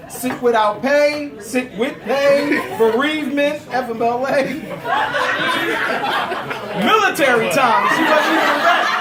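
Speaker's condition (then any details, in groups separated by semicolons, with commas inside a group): No condition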